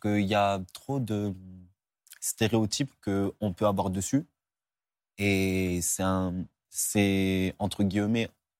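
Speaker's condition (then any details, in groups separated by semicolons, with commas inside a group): Stuttering; stuttering triggered by mother becoming blind, severity varies by period, managed with breathing exercises and music; almost a month of heavy stuttering, but barely stuttering on recording day; barely stutters today, stuttering fluctuates from period to period; repeated words, prolonged sounds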